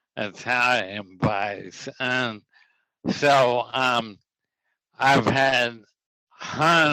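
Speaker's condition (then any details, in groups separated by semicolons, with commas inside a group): ALS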